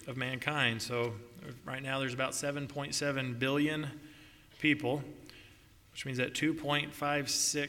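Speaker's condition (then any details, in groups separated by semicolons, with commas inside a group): No condition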